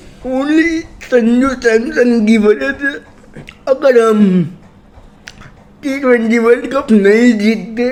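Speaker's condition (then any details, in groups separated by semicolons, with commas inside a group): Cerebral palsy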